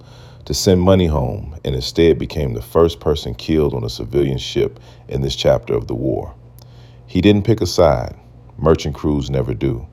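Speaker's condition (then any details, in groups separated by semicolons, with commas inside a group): No condition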